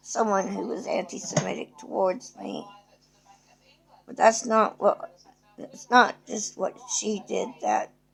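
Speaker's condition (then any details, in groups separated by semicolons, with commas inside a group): Cerebral palsy; present from birth, arthritic hips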